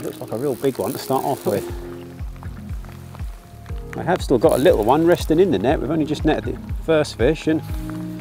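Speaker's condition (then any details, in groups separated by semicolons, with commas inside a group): No condition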